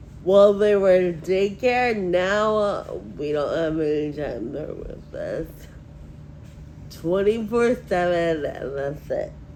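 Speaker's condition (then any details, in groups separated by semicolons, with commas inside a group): Friedreich ataxia; progressive; on gabapentin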